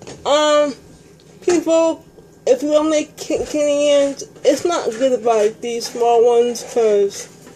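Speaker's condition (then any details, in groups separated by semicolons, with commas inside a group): Speech impairment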